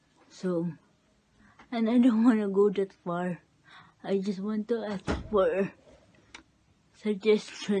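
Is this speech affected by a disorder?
Yes: cerebral palsy.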